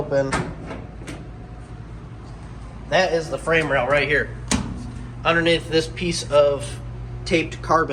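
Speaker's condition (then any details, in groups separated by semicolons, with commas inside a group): No condition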